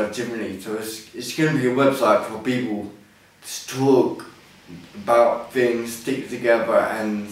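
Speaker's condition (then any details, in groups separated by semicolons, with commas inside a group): Ataxia; speech impediment, sounds intoxicated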